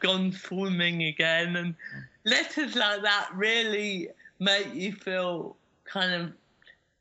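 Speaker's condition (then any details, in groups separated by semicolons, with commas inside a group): Cerebral palsy; cerebral palsy since childhood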